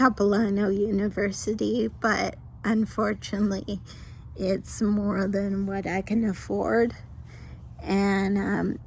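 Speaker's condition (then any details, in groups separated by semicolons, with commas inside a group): Mild cerebral palsy; mild, can walk and talk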